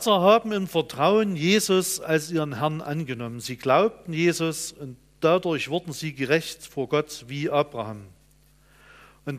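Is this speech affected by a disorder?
No.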